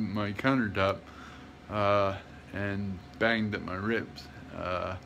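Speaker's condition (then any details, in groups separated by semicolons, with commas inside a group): Cerebral palsy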